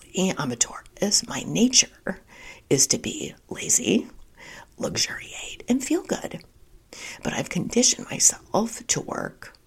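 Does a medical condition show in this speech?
Yes: spasmodic dysphonia; diagnosed seven months ago; holistic treatment with Dr. Chang and Dr. Lin, new diet, not using Botox.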